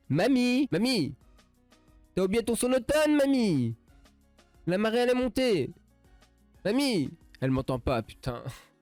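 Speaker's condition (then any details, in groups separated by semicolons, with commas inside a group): No condition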